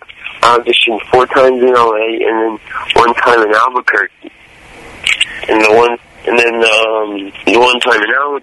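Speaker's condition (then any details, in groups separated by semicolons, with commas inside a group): Cerebral palsy; symptoms much milder than the character's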